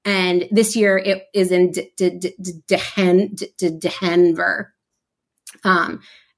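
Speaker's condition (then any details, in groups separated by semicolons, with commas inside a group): Stuttering; amount of stuttering, feeling stuck and physical tension fluctuate, stutters openly; repeated sounds, prolonged sounds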